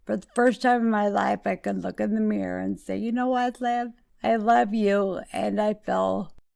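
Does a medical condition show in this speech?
Yes: multiple sclerosis.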